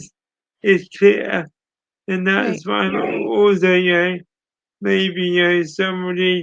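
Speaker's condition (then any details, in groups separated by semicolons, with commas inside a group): Cerebral palsy; speech impairment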